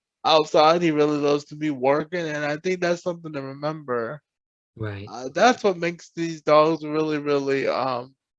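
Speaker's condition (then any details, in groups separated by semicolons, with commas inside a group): Cerebral palsy; present from birth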